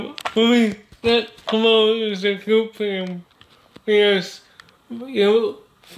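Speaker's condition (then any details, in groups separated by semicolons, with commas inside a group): Cerebral palsy; body affected; speech disability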